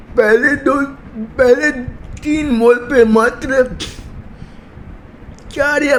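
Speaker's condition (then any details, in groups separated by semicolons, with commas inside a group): Cerebral palsy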